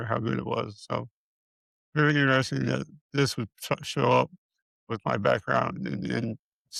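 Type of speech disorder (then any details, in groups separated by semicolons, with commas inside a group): Dysarthria; multiple system atrophy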